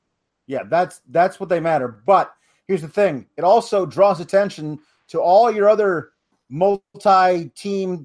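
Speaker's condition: No condition

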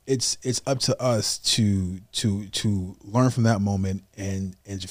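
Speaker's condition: Stutter; very bad stutter since childhood, through elementary and high school, talked very little, called a mute; still stutters, also talks fast, now speaks publicly as podcast host; stutter with fast speech rate; repeated sounds, repeated words

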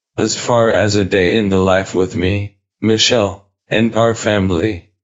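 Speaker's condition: ALS, speech-generating device; eye-activated synthetic voice built from voice banking

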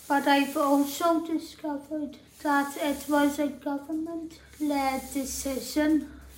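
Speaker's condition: Tracheostomy and ventilator dependent

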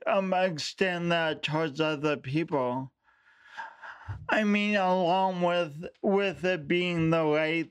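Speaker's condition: Speech impediment; unique walk

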